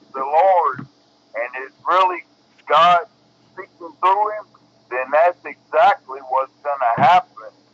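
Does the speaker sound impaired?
Yes: cerebral palsy; bedbound; intestines completely stopped up, awaiting surgery.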